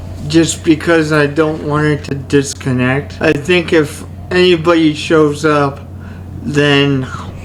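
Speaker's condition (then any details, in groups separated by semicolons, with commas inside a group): Cerebral palsy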